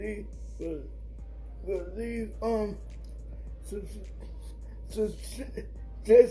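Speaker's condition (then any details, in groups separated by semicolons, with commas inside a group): Cerebral palsy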